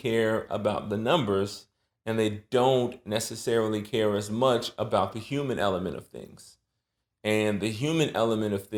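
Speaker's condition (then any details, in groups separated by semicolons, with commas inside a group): No condition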